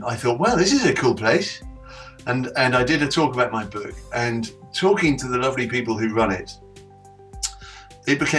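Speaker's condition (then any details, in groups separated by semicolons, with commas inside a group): No condition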